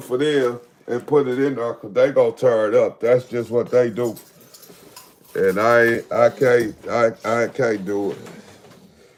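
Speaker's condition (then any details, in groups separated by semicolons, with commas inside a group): No condition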